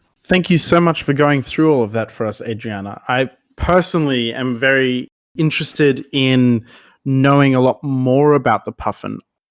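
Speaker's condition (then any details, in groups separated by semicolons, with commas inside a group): No condition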